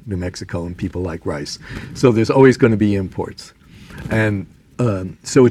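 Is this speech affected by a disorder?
No.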